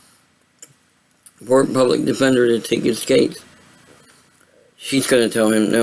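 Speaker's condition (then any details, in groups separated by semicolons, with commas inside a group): Cerebral palsy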